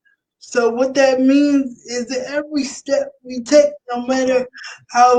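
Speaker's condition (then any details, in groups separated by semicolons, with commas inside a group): Cerebral palsy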